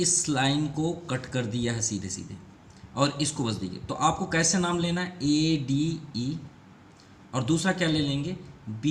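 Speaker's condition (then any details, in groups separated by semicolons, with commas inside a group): No condition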